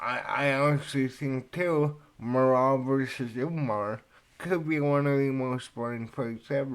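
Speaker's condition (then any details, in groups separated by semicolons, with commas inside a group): Cerebral palsy; speech affected by cerebral palsy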